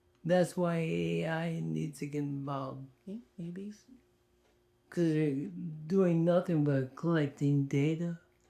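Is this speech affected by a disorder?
Yes: ALS.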